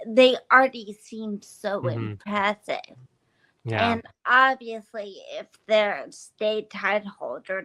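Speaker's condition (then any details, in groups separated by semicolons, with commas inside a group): Brain injury from boulder; uses wheelchair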